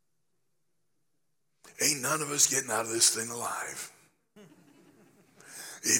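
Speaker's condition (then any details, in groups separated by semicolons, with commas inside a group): Laryngeal cancer after radiation, growth on voice box treated with radiation and chemotherapy; started preaching in a whisper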